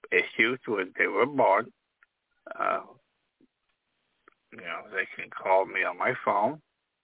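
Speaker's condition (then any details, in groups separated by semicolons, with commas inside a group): Down syndrome; present from birth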